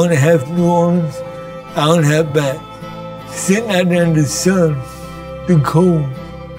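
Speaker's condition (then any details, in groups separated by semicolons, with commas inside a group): Cerebral palsy; from birth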